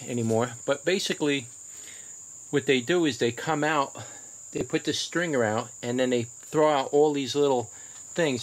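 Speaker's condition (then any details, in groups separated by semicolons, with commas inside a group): No condition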